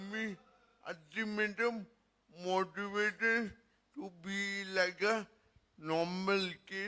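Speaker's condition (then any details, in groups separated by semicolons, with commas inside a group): Cerebral palsy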